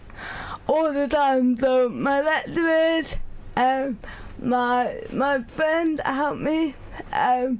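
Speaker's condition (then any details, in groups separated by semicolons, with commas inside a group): Cerebral palsy; uses a scribe for study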